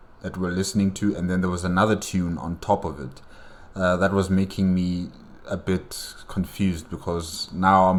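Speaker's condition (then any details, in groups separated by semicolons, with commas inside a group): No condition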